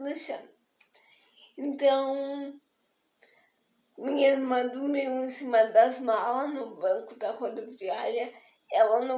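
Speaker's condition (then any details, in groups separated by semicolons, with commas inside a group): Spastic diplegic cerebral palsy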